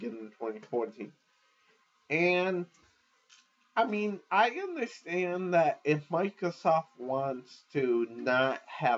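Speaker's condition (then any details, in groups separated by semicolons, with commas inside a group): Cerebral palsy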